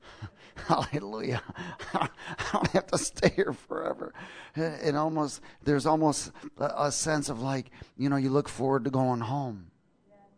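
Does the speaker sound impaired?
No.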